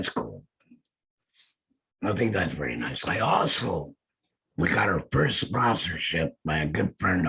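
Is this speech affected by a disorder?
Yes: head and neck cancer; voice lost.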